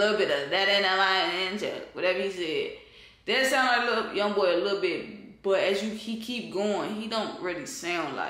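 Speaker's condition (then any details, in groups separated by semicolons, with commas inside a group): No condition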